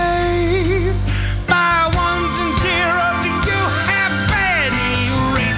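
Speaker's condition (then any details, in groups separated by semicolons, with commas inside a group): No condition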